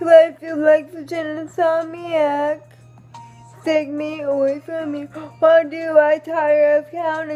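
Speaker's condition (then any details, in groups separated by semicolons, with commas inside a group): Cerebral palsy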